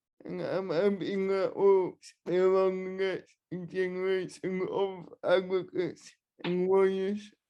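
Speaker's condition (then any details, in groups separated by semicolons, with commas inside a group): Cerebral palsy, spastic and dyskinetic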